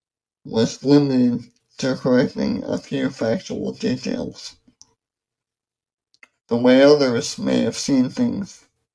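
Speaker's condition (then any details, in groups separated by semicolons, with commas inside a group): ALS; amyotrophic lateral sclerosis diagnosed August 2011 at age 27, symptoms began before diagnosis, progressive muscle weakness; affects mouth function, reading aloud affected, apologizes for speech, host takes over reading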